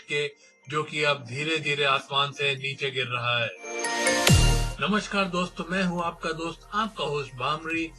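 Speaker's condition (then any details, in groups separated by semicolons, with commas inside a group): No condition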